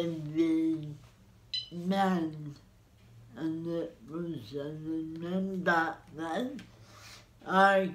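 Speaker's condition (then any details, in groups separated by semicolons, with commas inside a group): Cerebral palsy; spastic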